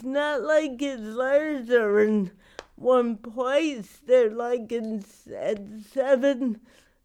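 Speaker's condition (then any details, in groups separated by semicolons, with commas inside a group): Cerebral palsy; not degenerative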